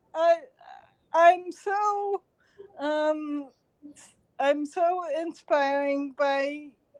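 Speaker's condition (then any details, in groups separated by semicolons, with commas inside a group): Cerebral palsy; since birth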